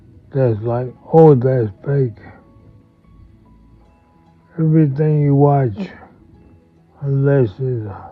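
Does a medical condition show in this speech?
Yes: multiple sclerosis.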